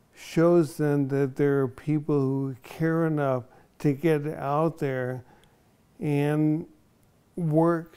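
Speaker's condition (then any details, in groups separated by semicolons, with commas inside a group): ALS; onset in one foot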